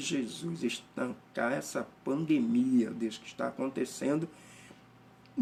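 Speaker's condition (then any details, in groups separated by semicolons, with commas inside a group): No condition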